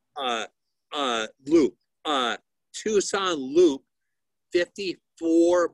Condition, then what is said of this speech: Aphasia. And uh, half the words of my mouth uh, to last conversation, future conversation.